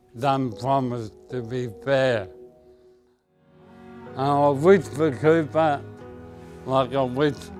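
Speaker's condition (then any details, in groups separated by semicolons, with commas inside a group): Motor neurone disease; hand onset; early slurred speech, unable to speak for about 5 years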